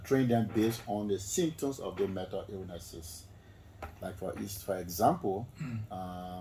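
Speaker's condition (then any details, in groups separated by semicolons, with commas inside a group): No condition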